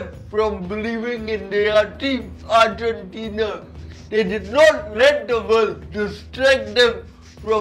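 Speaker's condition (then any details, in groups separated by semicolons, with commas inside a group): Cerebral palsy; from birth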